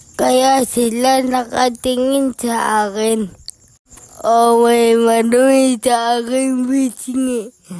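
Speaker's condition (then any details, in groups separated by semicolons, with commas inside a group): Cerebral palsy; affects hands, cannot write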